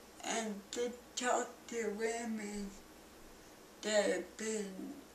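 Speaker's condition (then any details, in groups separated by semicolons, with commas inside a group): Cerebral palsy; balance and speech most affected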